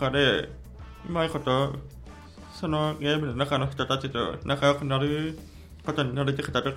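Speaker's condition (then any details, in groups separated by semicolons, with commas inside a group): Hearing impairment, grade 2, congenital; communicates by spoken language, not sign language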